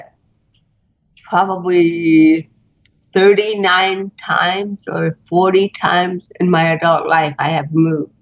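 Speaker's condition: Cerebral palsy; spinal cord and neck surgery

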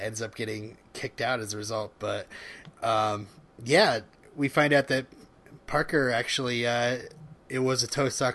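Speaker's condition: No condition

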